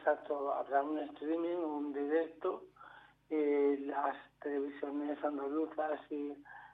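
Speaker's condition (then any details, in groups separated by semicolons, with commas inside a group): Amyotrophic lateral sclerosis; amyotrophic lateral sclerosis diagnosed about 2 years ago, progressive, neurodegenerative, no treatment, took part in trial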